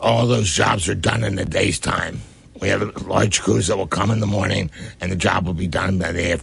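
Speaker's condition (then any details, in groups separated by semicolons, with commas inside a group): Head and neck cancer; stage 4, diagnosed about one year ago, local treatment throughout previous year; recent PET scan found no more cancer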